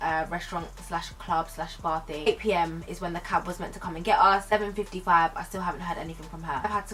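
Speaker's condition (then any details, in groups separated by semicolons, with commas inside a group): No condition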